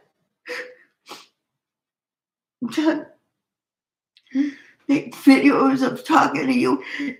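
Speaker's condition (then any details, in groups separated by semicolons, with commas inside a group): Cerebral palsy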